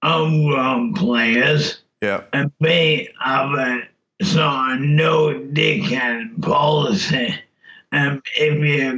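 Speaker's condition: Motor neurone disease; mind still intact

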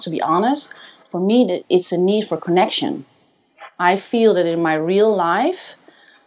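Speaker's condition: No condition

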